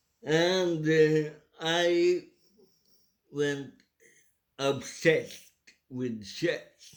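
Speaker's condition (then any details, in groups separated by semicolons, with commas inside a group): Cerebral palsy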